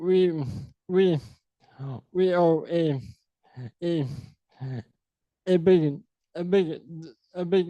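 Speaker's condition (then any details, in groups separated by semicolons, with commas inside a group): Sporadic ALS; diagnosed at age 32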